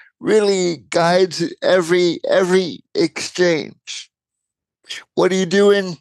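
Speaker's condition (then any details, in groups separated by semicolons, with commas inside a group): Cerebral palsy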